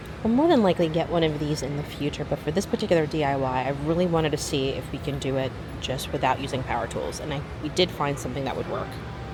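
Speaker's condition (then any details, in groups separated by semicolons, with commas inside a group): No condition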